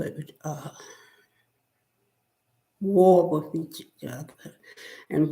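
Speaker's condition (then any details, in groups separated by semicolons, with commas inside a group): Spinal neurosarcoidosis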